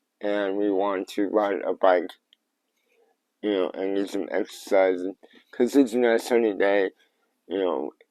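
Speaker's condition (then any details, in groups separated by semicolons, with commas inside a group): Cerebral palsy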